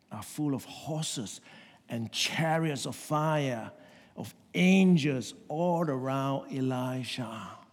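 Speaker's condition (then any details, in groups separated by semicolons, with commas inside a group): No condition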